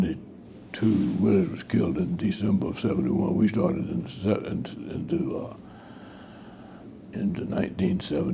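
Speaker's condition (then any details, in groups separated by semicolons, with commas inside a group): Parkinson's disease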